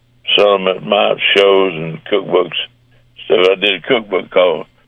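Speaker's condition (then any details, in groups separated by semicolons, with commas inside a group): Parkinson's disease; diagnosed about a year ago, brain surgery about two and a half months ago; walking not yet as wanted, taking exercise classes, recently back to working out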